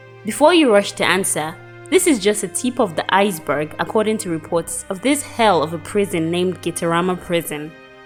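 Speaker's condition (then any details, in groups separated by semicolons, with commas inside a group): No condition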